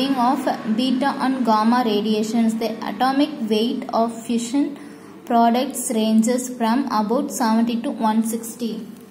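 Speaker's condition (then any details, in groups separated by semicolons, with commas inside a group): No condition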